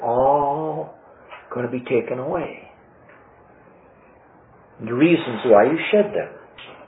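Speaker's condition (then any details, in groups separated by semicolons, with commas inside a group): No condition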